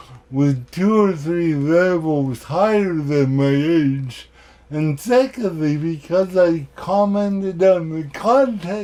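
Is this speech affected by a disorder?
Yes: cerebral palsy.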